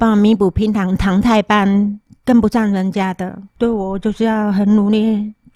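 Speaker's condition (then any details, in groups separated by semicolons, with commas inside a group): Moderate-to-severe hearing loss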